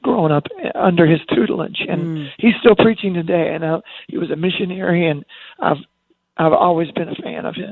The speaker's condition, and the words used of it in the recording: Spasmodic dysphonia. In essence, I lost control of my voice, which is pretty ironic.